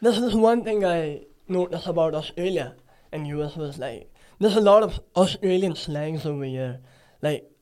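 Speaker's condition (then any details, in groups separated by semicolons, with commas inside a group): Cleft palate; recent nose surgery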